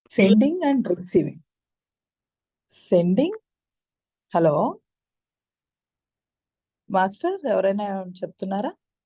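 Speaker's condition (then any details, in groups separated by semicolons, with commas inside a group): No condition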